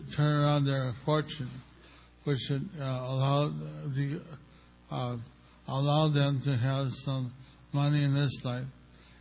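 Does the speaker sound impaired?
Yes: stroke with facial paralysis; part of face paralyzed; hard to speak clearly due to facial paralysis, may be hard to understand, speeds up when excited.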